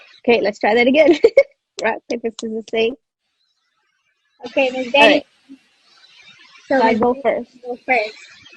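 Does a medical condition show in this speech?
No.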